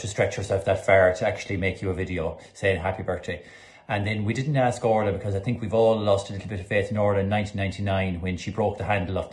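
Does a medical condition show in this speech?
No.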